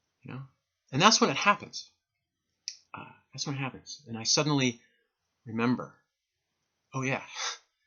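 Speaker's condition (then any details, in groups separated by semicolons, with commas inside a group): No condition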